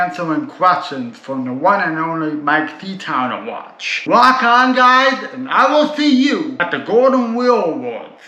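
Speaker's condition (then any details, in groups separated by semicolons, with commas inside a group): Cerebral palsy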